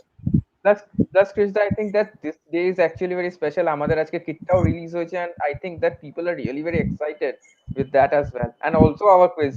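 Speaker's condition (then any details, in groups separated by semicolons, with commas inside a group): No condition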